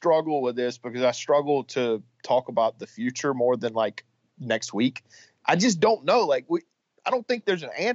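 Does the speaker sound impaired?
No.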